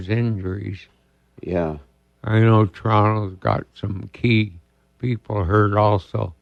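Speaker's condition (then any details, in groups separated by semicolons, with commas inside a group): ALS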